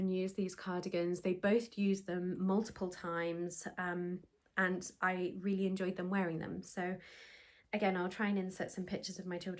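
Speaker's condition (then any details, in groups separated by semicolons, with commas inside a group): No condition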